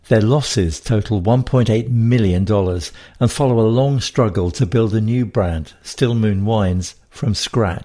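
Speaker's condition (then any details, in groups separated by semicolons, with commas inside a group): No condition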